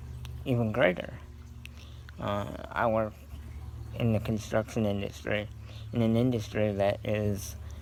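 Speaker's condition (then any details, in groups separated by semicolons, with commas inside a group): Cerebral palsy; scoliosis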